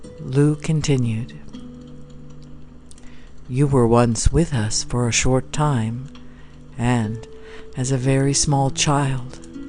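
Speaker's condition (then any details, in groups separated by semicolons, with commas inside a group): No condition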